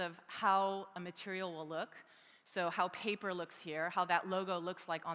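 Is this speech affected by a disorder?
No.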